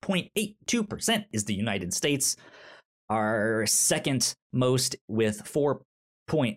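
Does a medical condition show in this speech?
Yes: stutter; stutter since childhood, cause unknown, explained as brain moving faster than mouth, speech therapy in elementary school; stutters when talking; here prolonged sounds.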